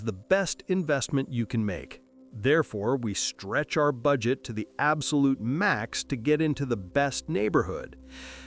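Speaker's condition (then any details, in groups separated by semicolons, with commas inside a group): No condition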